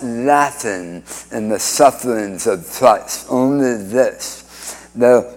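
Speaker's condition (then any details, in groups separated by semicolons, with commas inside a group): Speech impediment after cancer surgery; antibody drug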